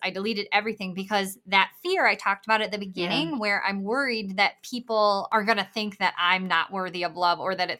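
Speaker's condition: Bilateral cleft lip and palate

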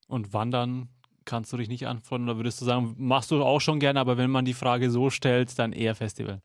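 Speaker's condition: No condition

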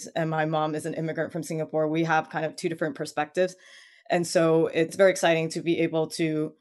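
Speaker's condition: No condition

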